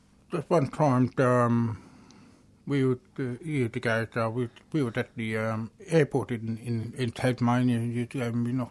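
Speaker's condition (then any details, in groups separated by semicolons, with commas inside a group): Deafness; asks others to speak slowly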